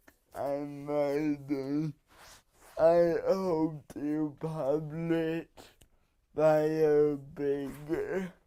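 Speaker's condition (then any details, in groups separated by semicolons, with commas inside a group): Cerebral palsy; from birth, physical only, slight memory loss; 19 years since onset, types with nose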